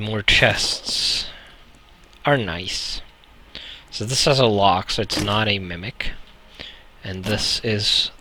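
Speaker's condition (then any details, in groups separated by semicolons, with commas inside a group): No condition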